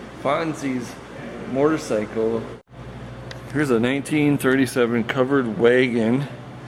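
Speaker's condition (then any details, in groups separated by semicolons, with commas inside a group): No condition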